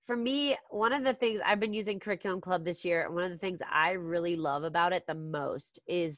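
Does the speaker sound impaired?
No.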